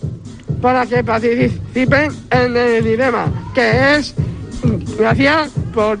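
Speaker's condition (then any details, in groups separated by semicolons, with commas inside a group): Down syndrome; user of Down Mérida association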